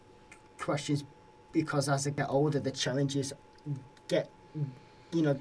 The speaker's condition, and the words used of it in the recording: Stuttering. I have to gasp for that every day when I'm trying to speak.